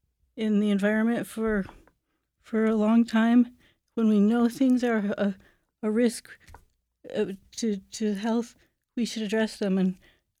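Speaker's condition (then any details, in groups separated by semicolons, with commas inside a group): Parkinson's disease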